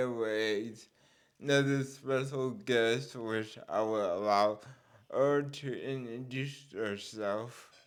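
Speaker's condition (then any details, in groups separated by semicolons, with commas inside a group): Cerebral palsy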